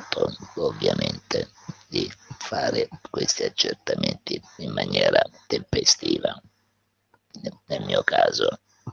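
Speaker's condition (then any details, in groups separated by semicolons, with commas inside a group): Laryngectomy; head and neck tumour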